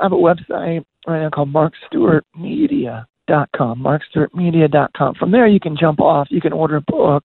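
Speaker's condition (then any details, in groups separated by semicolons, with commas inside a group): Voice disorder; 1995 voice dropped out, couldn't sing or talk, later lost range, control and power, raspy, broken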